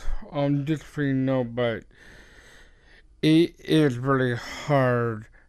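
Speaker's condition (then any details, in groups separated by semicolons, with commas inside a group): Down syndrome; extra copy of chromosome 21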